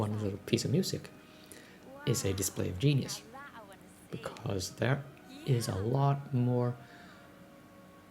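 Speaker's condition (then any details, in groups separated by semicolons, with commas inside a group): No condition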